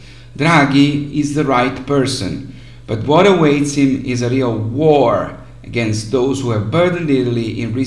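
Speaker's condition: No condition

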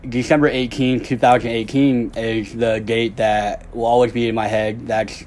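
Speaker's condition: Cleft lip and palate; one more surgery left

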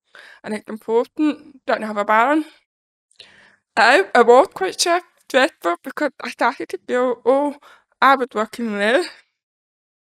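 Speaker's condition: Deafness, born deaf

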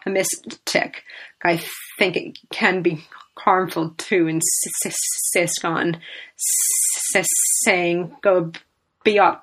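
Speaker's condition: Stammering; described as a neurological condition; very variable, some days barely stammers, other days and situations stammers on nearly every syllable; repeated sounds, prolonged sounds

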